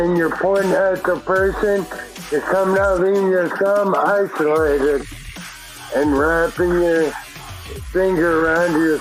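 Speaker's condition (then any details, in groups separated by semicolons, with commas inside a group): Traumatic brain injury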